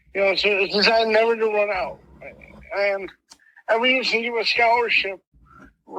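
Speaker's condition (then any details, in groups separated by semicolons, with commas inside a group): Mild cerebral palsy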